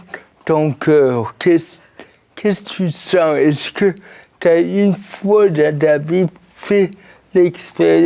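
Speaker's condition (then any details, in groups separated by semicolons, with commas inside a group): Cerebral palsy; since birth, birth injury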